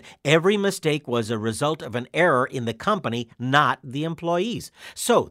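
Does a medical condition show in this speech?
No.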